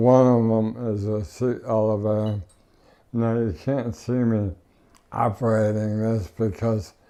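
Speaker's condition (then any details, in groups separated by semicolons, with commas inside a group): ALS; no tracheostomy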